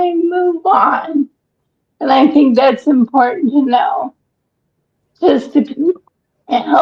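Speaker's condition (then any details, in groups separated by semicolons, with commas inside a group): ALS; breathless after exertion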